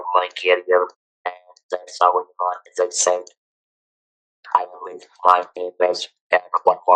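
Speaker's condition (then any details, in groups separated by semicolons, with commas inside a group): Throat cancer, electrolarynx user; surgery removing natural voice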